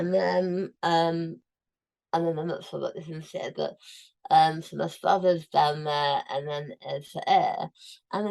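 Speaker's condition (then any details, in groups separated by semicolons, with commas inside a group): Tongue cancer, tongue removed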